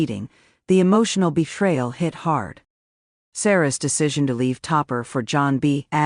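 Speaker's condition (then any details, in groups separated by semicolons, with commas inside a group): No condition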